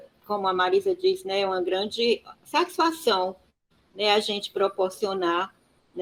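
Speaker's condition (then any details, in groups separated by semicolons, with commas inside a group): No condition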